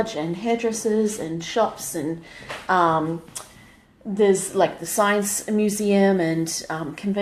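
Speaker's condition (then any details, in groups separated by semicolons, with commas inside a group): No condition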